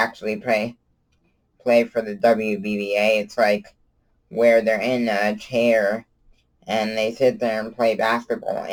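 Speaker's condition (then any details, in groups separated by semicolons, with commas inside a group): Cerebral palsy; from birth, wheelchair user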